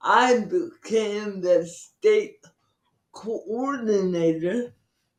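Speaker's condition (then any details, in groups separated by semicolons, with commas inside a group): Cerebral palsy; from birth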